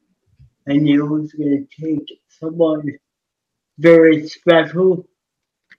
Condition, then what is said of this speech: Cerebral palsy. But he had this profound disability, this big speech impediment, which he calls his accent.